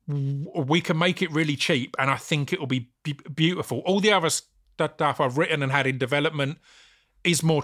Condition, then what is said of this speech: Stuttering. And then I speak and I've got a stammer and it ruins everything.